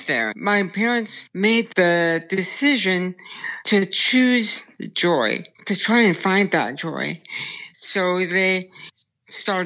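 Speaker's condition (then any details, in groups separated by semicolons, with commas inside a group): Brain stem tumor; childhood onset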